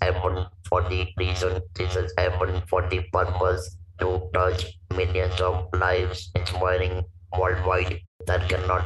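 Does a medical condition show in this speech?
Yes: laryngectomy for vocal cord cancer, stage 4 vocal cord cancer; speaks with electrolarynx; tracheostomy.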